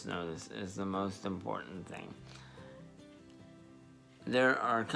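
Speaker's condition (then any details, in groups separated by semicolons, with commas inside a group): Spastic diplegia cerebral palsy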